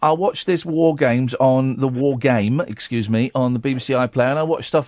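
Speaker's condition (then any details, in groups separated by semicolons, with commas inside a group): No condition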